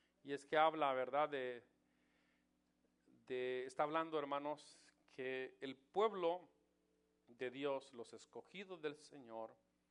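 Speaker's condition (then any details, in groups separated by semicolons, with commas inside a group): No condition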